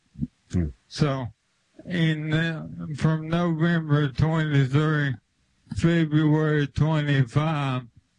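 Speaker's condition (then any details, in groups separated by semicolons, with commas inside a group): ALS; limb onset, left hand weakness first, spread through left arm, slight right leg symptoms; progressive, diagnosed at Duke after exclusion testing, three neurologists, physical therapy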